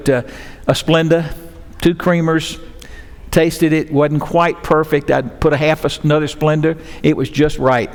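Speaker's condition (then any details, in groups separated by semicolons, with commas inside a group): No condition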